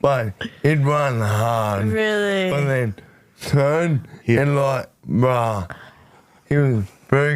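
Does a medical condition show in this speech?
Yes: motor neurone disease; shoulder onset.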